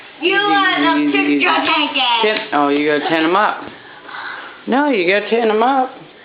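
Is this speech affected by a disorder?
No.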